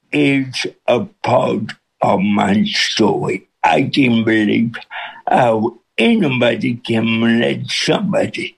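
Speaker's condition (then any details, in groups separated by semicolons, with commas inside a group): Cerebral palsy with speech impediment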